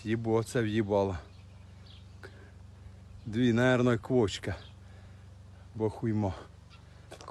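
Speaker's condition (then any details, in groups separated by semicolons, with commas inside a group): No condition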